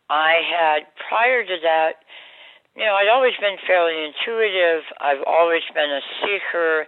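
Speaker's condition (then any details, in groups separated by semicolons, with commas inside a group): Oral cancer surgery, jaw removal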